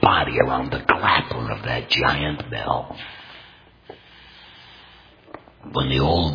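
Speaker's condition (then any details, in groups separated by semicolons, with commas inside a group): Total laryngectomy; may sound painful to listeners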